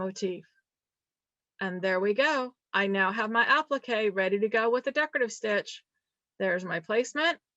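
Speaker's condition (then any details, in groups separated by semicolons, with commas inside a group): No condition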